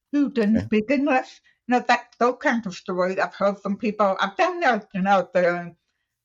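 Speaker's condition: Deaf, cochlear implant user; cochlear implant at 33

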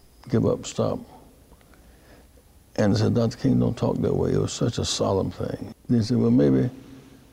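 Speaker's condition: Parkinson's disease; physical and occupational therapy

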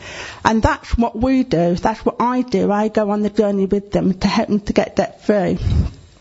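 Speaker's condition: Deafness; relies on lip reading

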